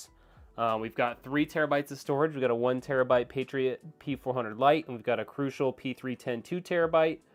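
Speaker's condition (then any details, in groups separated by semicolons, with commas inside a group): No condition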